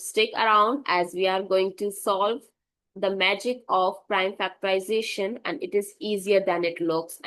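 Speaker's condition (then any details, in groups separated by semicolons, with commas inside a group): No condition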